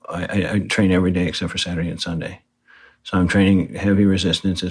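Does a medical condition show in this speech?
Yes: Parkinson's disease; right-sided weakness noticed on long group bike ride, diagnosed by neurologist, confirmed by second opinion.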